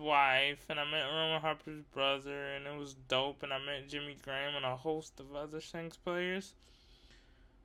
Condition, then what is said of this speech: Cerebral palsy. I don't talk with a slur, and I don't talk slowly.